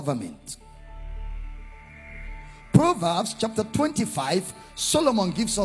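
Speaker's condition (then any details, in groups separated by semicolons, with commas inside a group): No condition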